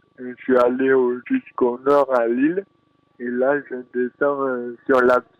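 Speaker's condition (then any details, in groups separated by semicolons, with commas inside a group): Dystonia; present since birth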